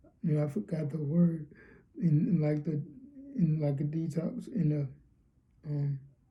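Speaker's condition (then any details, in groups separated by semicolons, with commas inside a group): Cerebral palsy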